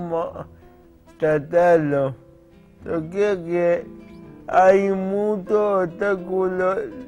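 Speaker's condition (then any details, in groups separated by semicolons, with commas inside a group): Cerebral palsy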